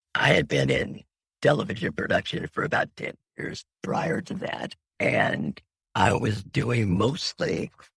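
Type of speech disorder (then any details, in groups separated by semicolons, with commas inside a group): Speech with a voice prosthesis; laryngectomy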